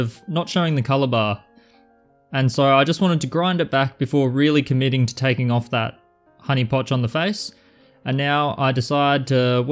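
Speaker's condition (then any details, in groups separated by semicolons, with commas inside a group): No condition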